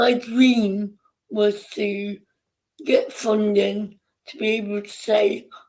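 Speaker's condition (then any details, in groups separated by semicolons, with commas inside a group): Cerebral palsy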